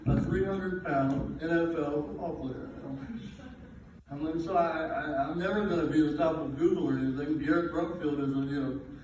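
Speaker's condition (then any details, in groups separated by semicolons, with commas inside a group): Cerebral palsy; present from birth, uses scooter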